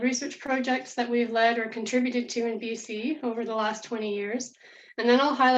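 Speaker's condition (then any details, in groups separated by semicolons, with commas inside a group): No condition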